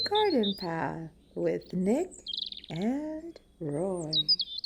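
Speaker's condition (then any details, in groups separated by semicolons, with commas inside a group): No condition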